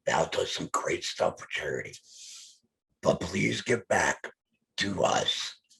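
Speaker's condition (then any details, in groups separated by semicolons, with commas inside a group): Laryngectomy; laryngectomy after cancer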